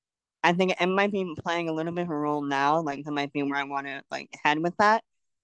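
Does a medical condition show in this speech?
Yes: cleft lip and palate; congenital.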